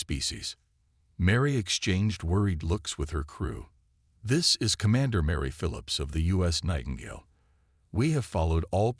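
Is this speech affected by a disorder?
No.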